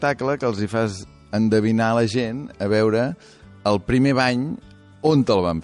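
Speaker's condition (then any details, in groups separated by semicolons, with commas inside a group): No condition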